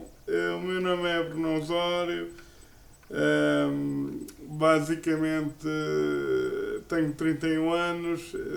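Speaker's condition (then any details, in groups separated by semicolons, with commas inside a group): Cerebral palsy; uses a wheelchair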